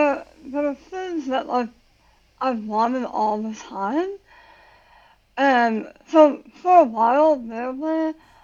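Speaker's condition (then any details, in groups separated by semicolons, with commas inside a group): Tongue cancer surgery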